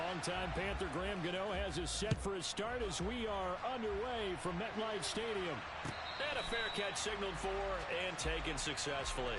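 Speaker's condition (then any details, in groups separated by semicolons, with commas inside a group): No condition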